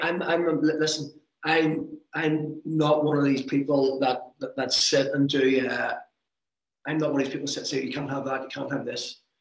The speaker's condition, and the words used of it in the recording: Stuttering. And I know for a fact that I'm a stammer.